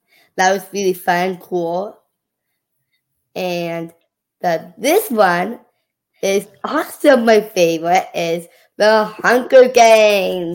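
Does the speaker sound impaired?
Yes: Down syndrome; prenatal diagnosis at 20-week ultrasound, chromosomal disorder.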